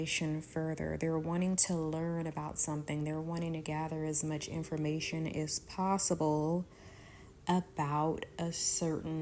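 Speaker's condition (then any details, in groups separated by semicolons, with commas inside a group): No condition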